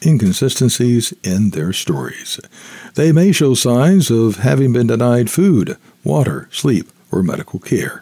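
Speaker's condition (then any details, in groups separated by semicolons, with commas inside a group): No condition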